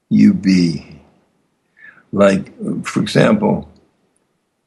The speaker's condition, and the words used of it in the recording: Aphasia. It's like an inner dialogue, and the one thing is that I may take too long before you will get frustrated.